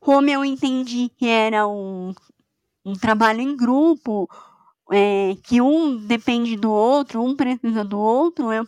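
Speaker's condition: Cleft palate; congenital cleft palate, rehabilitated, velum fails to direct airflow, part of air escapes through nose; still lacks breath to inflate balloon or sustain long phone work; nasal air escape, extra vocal fold effort for intelligibility, hoarse or voiceless after long speaking

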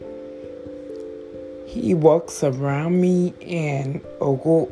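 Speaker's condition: Stroke with stutter; caregiver Miss Priest gives medicines

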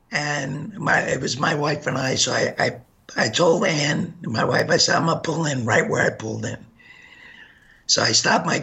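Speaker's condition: Gunshot injury to voice box; hit spine

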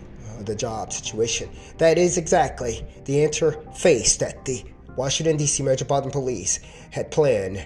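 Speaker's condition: No condition

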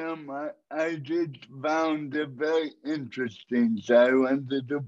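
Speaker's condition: Cerebral palsy; cerebral palsy from birth, 37 years with condition; walking distance much reduced compared with before, suspects condition is progressive

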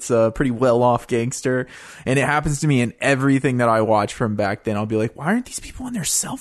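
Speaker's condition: No condition

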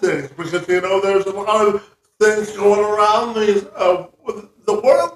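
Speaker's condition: Cerebral palsy; present from birth

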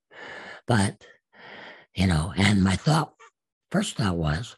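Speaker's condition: Absent vocal cords; self-taught speech over about ten years, sounds made first then shaped by mouth, slight hoarseness, unique voice

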